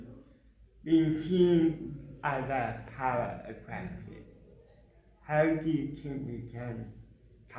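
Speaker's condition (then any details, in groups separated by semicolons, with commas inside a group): Cerebral palsy; mild, ataxic type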